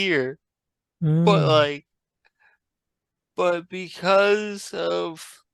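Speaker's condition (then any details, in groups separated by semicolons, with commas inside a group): Traumatic brain injury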